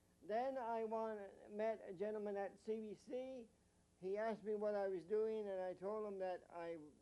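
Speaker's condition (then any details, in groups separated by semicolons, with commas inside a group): Mild cerebral palsy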